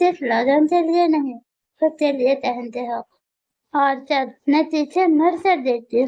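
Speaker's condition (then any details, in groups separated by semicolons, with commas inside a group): Muscular dystrophy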